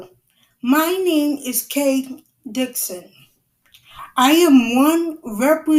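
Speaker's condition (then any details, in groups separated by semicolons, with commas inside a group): Cerebral palsy; wheelchair user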